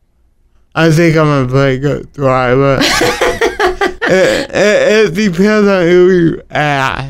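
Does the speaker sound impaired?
Yes: cerebral palsy; cerebral palsy from birth, muscle disorder, walking affected, fine motor hand skills affected, cannot write by hand, childhood therapy partly helped; talking affected.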